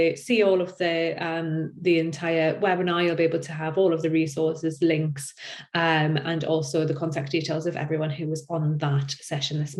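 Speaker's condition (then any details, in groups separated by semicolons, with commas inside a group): No condition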